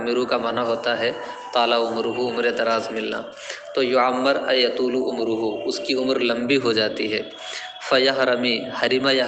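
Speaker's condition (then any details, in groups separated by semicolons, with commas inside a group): No condition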